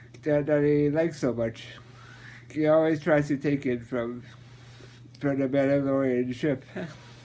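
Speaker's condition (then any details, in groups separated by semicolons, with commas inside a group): Muscular dystrophy, Duchenne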